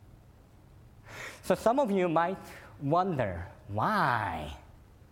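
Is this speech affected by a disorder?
Yes: cleft lip and palate; could not suck breast milk as newborn, fed formula and cow milk.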